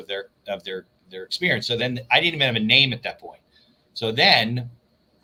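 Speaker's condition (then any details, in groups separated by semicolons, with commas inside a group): No condition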